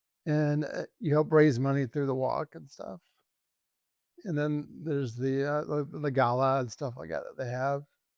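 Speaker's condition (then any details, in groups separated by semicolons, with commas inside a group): ALS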